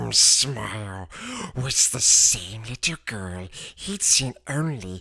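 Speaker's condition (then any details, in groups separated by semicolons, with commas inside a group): No condition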